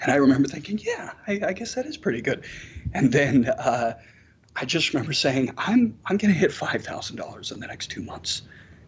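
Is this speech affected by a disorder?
Yes: spasmodic dysphonia; voice changes began about 10 years ago, progressively worse over following year, many doctors missed diagnosis; slightly better over 10 years, can manipulate certain words and vocal cords to produce sound; vocal cords break open when speaking, breathy on certain syllables, can still communicate and be heard.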